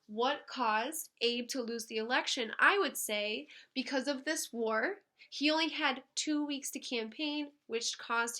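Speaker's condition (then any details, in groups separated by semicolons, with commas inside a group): No condition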